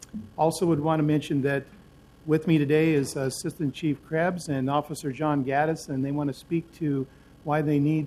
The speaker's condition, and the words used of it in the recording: No condition.